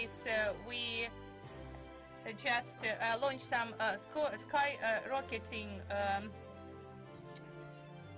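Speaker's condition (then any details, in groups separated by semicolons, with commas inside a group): No condition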